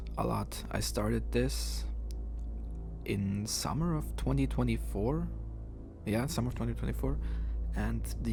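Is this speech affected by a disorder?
No.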